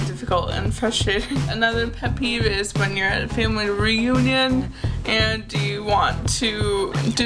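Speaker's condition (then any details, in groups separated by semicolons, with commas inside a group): Cerebral palsy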